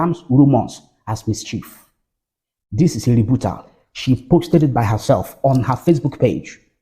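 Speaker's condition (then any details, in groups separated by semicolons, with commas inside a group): No condition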